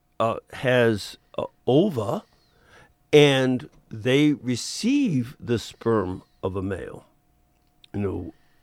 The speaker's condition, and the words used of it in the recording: No condition.